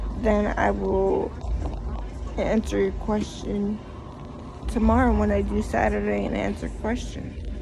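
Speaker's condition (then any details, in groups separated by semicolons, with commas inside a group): Cerebral palsy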